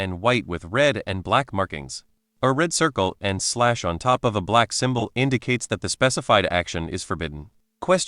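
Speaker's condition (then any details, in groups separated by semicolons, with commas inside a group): No condition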